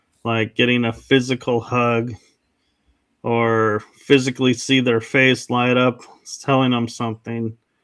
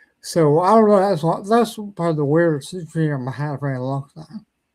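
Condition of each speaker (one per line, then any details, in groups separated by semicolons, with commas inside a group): No condition
Cerebellar ataxia; small cerebral lesion; diagnosed 7-8 years ago; sometimes trouble talking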